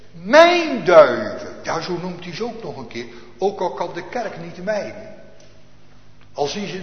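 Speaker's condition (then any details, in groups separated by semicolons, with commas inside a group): No condition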